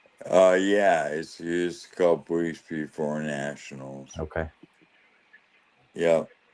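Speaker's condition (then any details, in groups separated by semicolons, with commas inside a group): ALS; losing speech and swallowing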